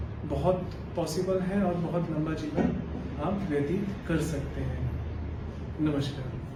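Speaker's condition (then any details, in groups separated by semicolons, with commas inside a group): No condition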